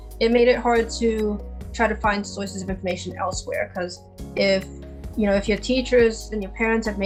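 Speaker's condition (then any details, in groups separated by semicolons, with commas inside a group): No condition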